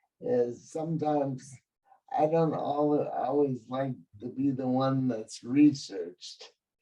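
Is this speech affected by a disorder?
Yes: cerebral palsy.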